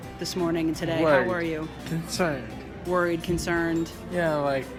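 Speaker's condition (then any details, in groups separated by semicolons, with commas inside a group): No condition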